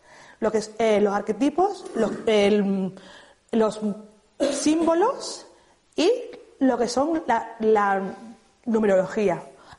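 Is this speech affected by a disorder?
Yes: stuttering; stuttering since very early childhood, severe in childhood, school bullying; age 44, still stutters, some fear of being judged; audible stuttering while giving talk, as child could not speak or express herself; here repeated words, prolonged sounds.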